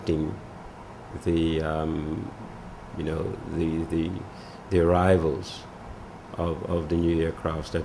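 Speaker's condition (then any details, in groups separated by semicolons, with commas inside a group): No condition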